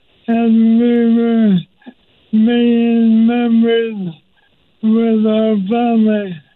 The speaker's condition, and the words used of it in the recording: ALS (motor neuron disease). Um, and just recently, he's really not able to speak much.